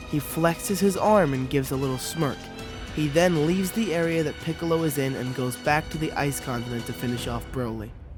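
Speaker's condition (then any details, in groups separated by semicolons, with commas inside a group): No condition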